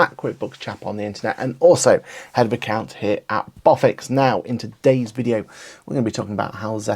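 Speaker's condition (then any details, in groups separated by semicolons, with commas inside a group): No condition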